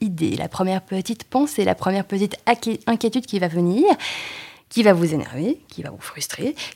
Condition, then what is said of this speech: No condition.